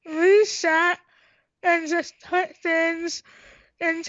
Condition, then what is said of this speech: Tracheostomy. Yeah, so to back up a little bit, when I was little, the doctors told my parents, like, oh, she's never going to talk.